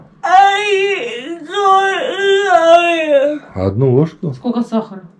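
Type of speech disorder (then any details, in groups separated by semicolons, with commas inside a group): Pseudobulbar dysarthria; cerebral palsy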